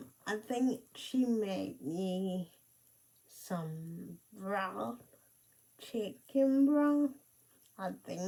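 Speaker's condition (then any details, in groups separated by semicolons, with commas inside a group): Cerebral palsy; speech affected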